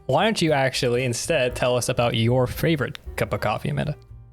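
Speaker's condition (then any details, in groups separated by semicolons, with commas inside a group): No condition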